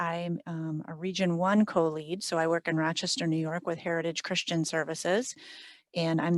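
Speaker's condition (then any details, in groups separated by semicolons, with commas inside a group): No condition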